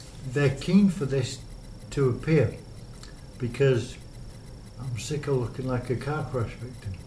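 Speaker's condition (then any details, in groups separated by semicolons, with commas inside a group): Motor neurone disease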